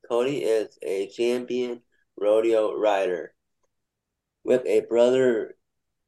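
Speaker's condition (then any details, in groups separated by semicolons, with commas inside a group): Down syndrome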